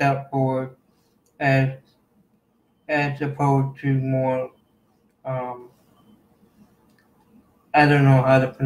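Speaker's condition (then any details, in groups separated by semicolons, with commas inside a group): Cerebral palsy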